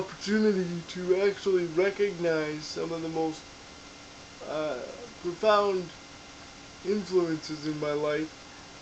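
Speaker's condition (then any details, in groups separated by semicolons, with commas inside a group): Cerebral palsy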